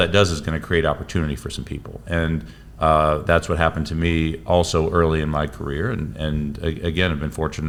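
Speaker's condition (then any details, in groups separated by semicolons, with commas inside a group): No condition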